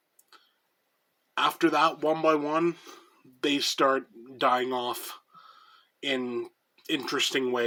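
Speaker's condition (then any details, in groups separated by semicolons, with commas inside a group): No condition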